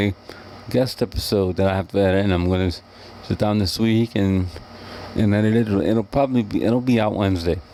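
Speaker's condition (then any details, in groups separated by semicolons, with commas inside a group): Cerebral palsy; wheelchair user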